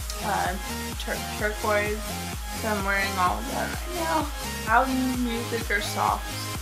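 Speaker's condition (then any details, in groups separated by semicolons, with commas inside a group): Cerebral palsy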